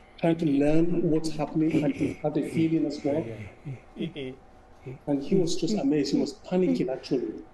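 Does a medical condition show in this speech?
No.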